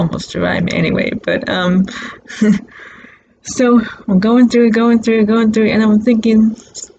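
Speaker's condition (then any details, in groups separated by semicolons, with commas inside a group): Cerebral palsy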